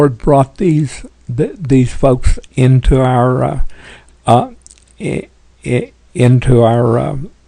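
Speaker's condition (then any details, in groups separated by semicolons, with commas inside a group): Parkinson's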